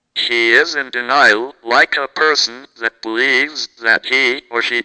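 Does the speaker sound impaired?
Yes: cerebral palsy, through a speech-generating device; present from birth.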